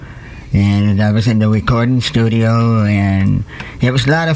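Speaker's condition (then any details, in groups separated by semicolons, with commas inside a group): Deafness; wears hearing aids; wearing hearing aids; some speech problems, host understands fine, voice does not allow singing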